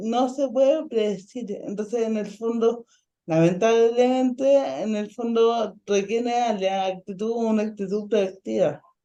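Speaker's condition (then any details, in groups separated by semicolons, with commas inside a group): Ataxic cerebral palsy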